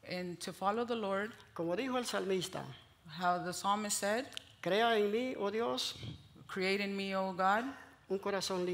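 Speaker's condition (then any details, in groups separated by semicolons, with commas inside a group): No condition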